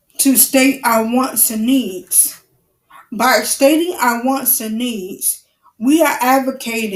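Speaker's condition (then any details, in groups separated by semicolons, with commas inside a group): Cerebral palsy; wheelchair user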